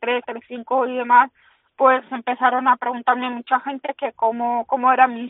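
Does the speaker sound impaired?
Yes: hearing loss with cochlear implants; bilateral cochlear implants, needed daily including racing; early unadapted karting helmet meant hearing nothing; wears cochlear implants, needed daily and for racing.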